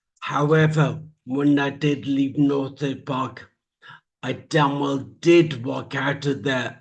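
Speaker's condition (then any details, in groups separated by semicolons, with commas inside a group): Traumatic brain injury; speech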